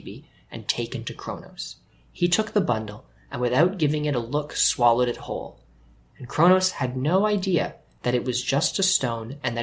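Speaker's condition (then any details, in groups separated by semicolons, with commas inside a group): No condition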